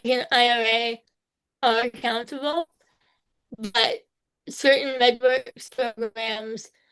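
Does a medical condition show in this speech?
Yes: spinal muscular atrophy type two.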